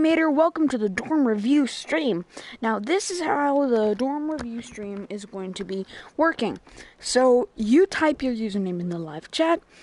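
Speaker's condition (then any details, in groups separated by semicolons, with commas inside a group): No condition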